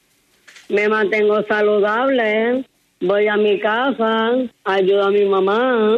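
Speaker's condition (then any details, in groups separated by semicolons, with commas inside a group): Down syndrome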